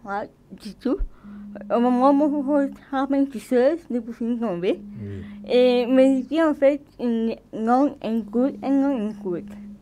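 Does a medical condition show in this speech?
Yes: cerebral palsy.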